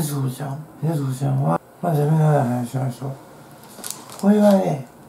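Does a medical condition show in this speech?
Yes: tongue cancer, partial glossectomy.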